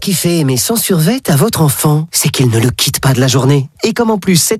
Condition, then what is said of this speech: None; typical speech.